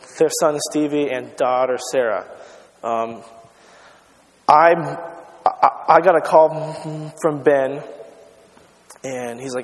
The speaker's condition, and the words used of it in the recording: Stuttering. I want to let you know that I stutter.